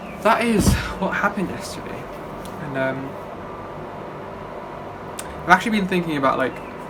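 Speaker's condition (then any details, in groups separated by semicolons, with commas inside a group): No condition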